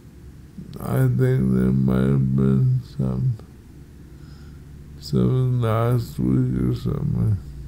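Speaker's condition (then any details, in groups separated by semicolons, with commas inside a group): Multiple sclerosis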